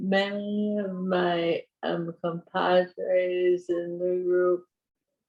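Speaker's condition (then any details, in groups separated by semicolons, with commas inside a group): Parkinson's; voice weaker than before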